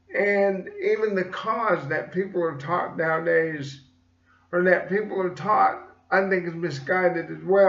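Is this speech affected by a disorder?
Yes: cerebral palsy; slight speech impediment.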